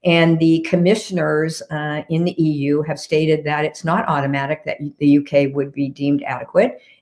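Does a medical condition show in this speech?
No.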